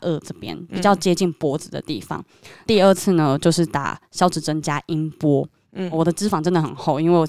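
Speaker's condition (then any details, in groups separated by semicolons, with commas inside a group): Submucous cleft palate; submucous cleft palate since childhood, former underbite, braces, insurance-covered orthognathic surgery advancing upper, retracting lower jaw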